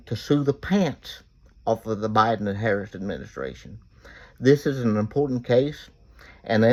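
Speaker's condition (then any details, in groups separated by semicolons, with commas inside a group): Cerebral palsy; reports speaking clearly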